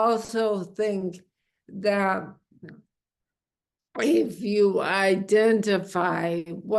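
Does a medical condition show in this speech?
Yes: amyotrophic lateral sclerosis.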